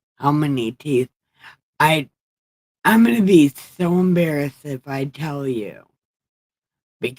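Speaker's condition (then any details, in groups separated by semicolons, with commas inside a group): Brain injury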